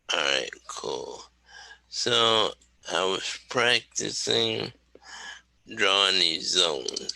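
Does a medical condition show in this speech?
Yes: cerebral palsy; wheelchair user; slow operating things.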